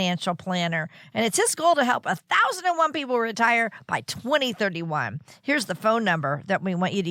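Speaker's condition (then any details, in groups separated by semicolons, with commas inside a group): No condition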